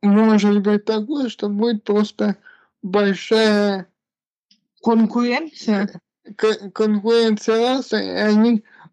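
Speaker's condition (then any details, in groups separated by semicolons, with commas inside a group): Cerebral palsy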